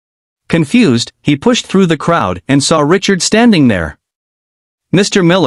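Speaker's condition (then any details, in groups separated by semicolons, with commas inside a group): No condition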